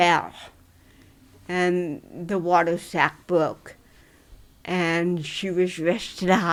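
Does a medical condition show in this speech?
Yes: dystonia.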